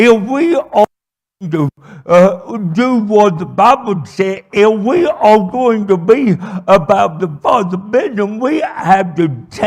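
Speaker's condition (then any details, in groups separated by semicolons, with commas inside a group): Cerebral palsy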